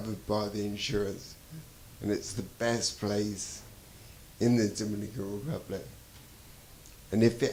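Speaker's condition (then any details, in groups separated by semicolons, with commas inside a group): Traumatic brain injury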